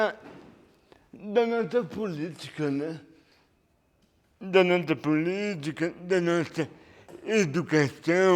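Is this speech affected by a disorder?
Yes: cerebral palsy.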